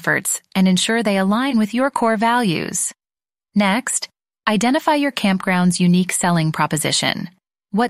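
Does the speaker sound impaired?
No.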